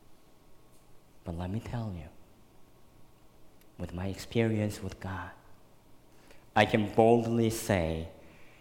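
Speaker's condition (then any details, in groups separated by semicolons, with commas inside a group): Cleft lip and palate, severe; one in junior high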